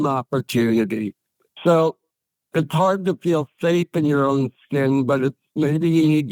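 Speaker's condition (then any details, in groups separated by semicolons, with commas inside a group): ALS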